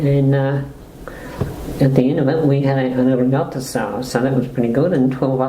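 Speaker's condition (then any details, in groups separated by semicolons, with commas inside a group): Motor neuron disease-like muscle disease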